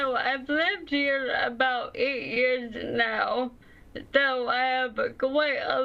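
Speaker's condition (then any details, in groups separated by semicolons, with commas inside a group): ALS; limb onset, right foot first; slower speech, voice banking done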